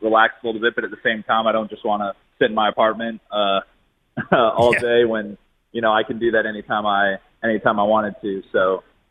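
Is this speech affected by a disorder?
No.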